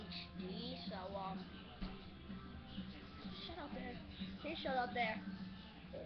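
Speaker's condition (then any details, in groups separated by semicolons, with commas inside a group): No condition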